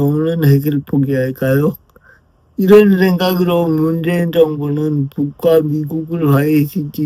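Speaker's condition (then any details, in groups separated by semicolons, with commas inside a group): Brain lesion disability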